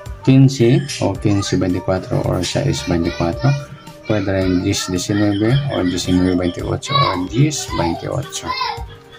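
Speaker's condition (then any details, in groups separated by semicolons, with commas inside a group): No condition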